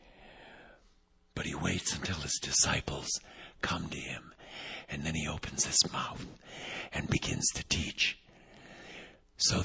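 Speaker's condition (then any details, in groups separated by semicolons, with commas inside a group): Vocal cord paralysis, unilateral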